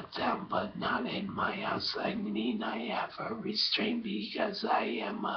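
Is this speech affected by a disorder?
Yes: brain injury; bicycle accident head injury.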